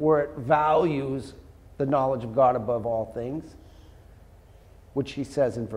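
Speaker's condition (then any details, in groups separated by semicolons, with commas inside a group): No condition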